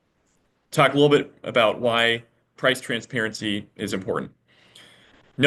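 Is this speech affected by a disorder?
No.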